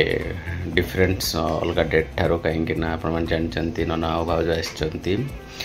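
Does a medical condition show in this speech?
No.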